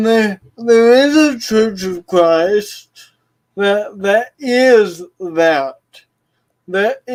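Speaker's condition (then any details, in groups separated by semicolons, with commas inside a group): Cerebral palsy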